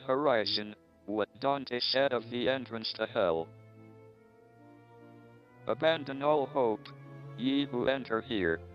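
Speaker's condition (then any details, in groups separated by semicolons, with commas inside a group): ALS, speech-generating device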